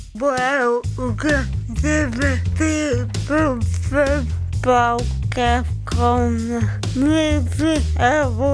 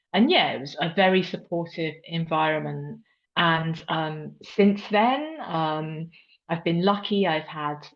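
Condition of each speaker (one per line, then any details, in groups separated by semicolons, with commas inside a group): Cerebral palsy; from birth
No condition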